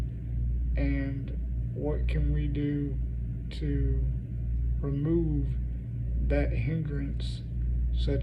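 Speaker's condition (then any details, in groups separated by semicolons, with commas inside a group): Cerebral palsy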